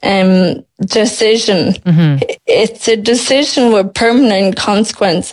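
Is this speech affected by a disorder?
Yes: Friedreich's ataxia; diagnosed at 12 by professor King, Temple Street, onset late primary school, three spinal surgeries for scoliosis; age 28, about 16 years since diagnosis, greatly progressed, fully wheelchair reliant, heavy fatigue; speech expected to disappear within years, synthetic voice expected, swallowing to worsen needing thickeners, possible ventilator.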